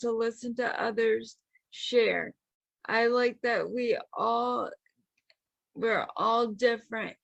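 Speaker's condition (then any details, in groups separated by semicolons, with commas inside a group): Traumatic brain injury; about 12 years after injury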